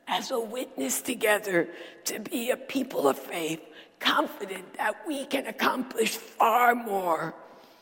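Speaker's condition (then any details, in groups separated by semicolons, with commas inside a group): Dysphonia; sultry voice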